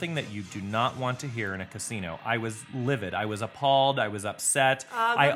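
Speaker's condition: No condition

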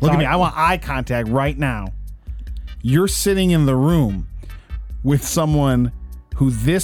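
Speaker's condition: No condition

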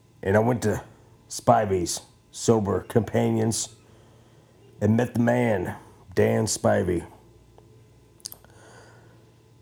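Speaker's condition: No condition

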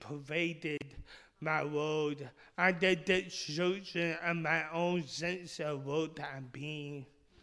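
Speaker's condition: Speech impediment; initially misdiagnosed

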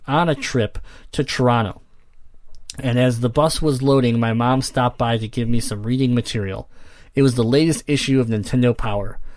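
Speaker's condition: Cleft palate; congenital

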